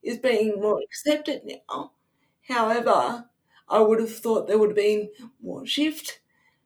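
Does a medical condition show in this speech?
Yes: cerebral palsy; speech higher on bad days, people on cam often think drunk at first.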